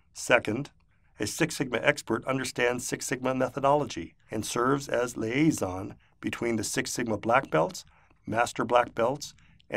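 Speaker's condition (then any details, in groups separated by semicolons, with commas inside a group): No condition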